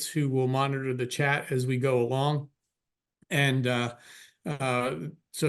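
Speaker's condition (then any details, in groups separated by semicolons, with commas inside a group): No condition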